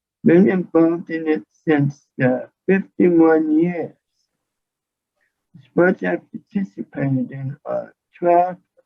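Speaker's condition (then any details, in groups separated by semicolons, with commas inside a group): Cerebral palsy; early prediction of no walking, speech or reading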